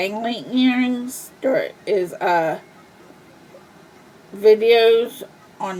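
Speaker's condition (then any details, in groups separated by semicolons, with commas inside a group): Cerebral palsy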